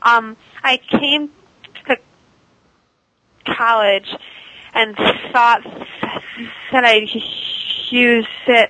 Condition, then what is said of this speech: Stuttering. A lot of times people just don't know what a stutter is, and they act weird or strange, and I stutter a lot worse